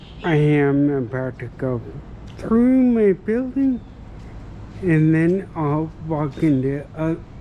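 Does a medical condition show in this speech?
Yes: traumatic brain injury.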